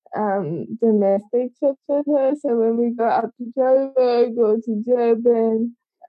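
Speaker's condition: Cerebral palsy; congenital

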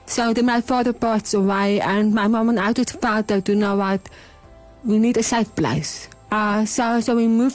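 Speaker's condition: Hearing loss; bilateral cochlear implants

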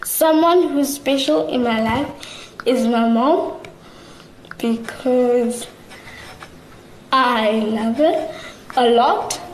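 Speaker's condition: Tracheostomy; tracheostomy since 2008 for coughing not breathing, advised by sister in ward E1, after brain infection, uses wheelchair; tracheostomy tube in throat, changed daily

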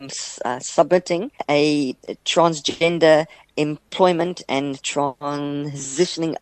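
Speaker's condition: Stutter; stutter developed in childhood with onset of depression, caused by depression, quite bad; lessened after medical and social transition with hormone replacement therapy from age 37; quite a bad stutter earlier, now almost not noticeable; prolonged sounds, blocks

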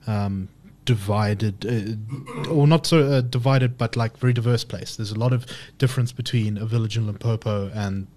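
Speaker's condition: No condition

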